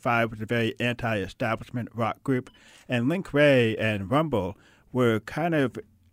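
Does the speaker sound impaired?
Yes: hard of hearing; deaf.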